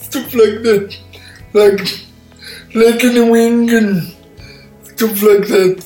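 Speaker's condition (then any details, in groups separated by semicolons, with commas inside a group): Cerebral palsy; born 12 weeks premature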